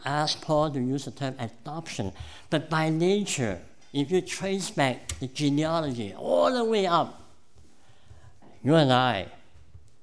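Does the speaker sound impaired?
Yes: cleft palate; congenital cleft palate.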